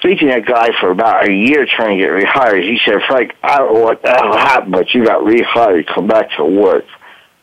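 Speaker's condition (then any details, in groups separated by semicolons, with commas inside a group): Voice box damage from tracheostomy; medic's trach tube damaged voice box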